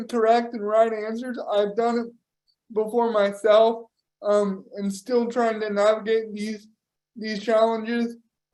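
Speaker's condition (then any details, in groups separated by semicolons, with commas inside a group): Cerebral palsy; power wheelchair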